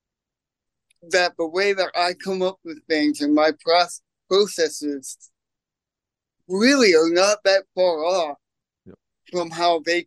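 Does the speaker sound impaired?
Yes: cerebral palsy; congenital.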